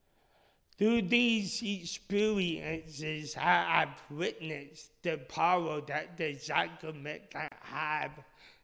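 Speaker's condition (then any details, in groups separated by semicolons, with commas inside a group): Speech impediment; initially misdiagnosed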